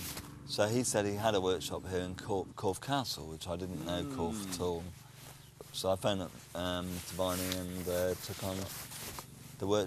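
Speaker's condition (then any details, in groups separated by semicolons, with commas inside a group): Cerebral palsy; bad wobble since childhood; diagnosed about five years ago; speech defect since childhood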